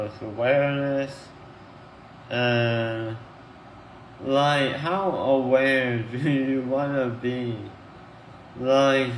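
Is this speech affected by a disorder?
Yes: tongue cancer; tongue and neck surgery.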